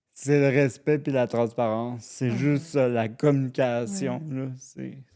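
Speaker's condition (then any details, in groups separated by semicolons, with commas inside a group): Cerebral palsy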